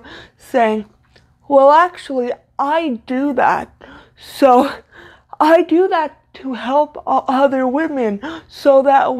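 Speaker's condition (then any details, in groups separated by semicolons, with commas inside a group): Cerebral palsy, severe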